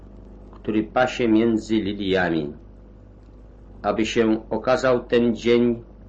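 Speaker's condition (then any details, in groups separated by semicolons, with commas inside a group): No condition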